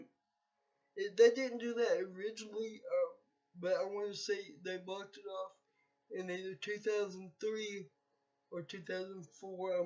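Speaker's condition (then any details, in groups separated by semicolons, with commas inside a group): Cerebral palsy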